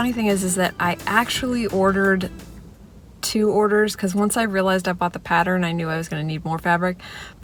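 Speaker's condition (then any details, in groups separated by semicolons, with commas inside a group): No condition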